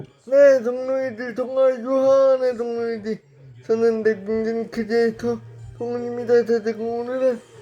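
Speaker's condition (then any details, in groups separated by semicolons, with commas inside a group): Brain lesion disability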